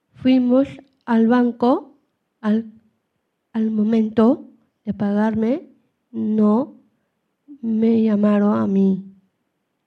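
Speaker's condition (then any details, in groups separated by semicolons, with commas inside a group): Down syndrome; speaks Spanish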